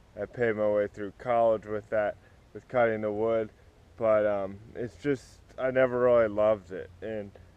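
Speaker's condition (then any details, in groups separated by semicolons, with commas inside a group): Cerebral palsy; spastic, affects walking and legs; physically demanding, back pain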